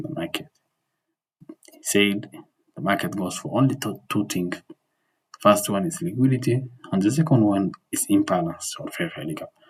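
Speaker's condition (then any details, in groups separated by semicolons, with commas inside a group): No condition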